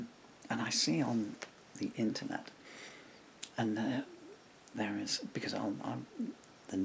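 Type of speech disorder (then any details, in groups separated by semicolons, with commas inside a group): Bulbar dysarthria; progressive bulbar palsy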